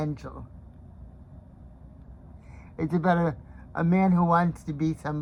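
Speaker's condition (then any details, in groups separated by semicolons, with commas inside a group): Cerebral palsy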